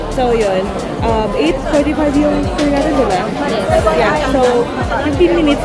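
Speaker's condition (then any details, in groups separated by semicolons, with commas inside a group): No condition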